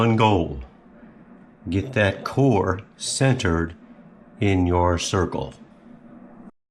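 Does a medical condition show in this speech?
No.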